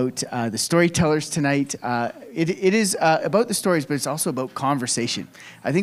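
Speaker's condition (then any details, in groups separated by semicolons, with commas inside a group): No condition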